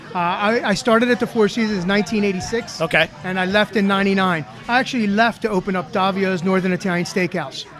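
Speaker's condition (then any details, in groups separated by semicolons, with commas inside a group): No condition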